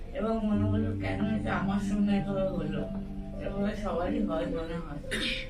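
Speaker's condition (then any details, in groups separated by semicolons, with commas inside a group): Oral cancer; after treatment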